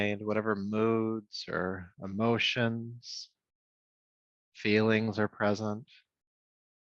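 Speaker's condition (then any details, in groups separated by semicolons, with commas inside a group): No condition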